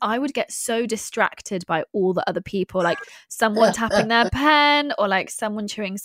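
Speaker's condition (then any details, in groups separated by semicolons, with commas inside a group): No condition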